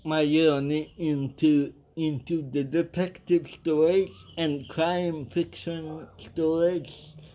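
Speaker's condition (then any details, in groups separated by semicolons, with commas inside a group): Cerebral palsy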